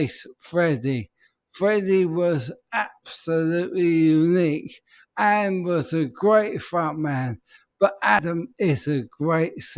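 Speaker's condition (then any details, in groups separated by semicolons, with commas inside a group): ALS; speech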